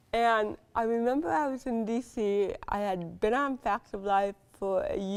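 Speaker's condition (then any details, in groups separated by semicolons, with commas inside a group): Cerebral palsy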